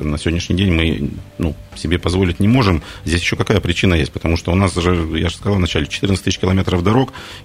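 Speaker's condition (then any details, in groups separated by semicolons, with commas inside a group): No condition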